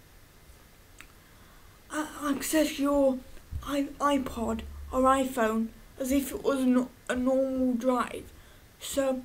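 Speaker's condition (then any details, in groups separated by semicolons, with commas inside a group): Cerebral palsy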